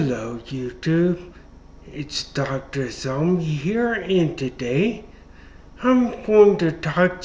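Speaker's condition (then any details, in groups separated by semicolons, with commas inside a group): Traumatic brain injury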